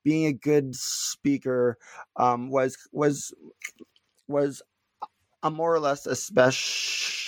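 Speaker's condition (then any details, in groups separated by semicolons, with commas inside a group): Stuttering; not stuttering much at time of recording; repeated sounds, repeated words, prolonged sounds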